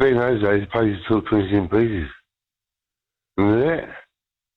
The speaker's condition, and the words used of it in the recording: Brain injury. Mate, I'm having a little bit of trouble understanding you.